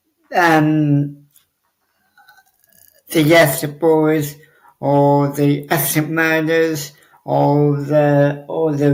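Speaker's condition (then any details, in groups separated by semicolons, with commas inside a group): Cerebral palsy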